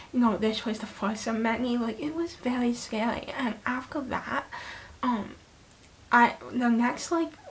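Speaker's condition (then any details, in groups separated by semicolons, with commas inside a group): Hemiplegic cerebral palsy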